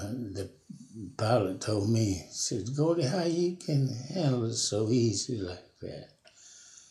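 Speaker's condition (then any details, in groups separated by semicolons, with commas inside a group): Parkinson's disease; Parkinson's for about 5 years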